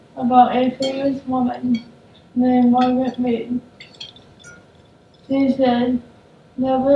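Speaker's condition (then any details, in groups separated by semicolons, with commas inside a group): Cerebral palsy; no oxygen at birth, affects right hand and right heel; speech affected a little, swallowing difficulty predicted at birth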